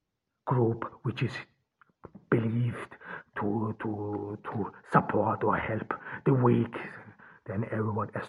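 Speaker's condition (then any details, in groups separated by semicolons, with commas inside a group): Stuttering; possibly part of why hard to be listened to at university; repeated words, prolonged sounds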